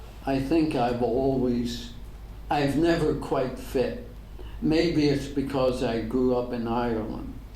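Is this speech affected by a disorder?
Yes: ALS; degenerative; diagnosed ten years ago.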